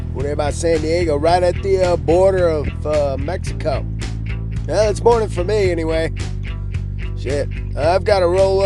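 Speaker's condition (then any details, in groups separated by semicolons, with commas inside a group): No condition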